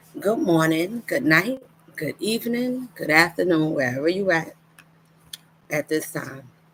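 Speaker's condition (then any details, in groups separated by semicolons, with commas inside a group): No condition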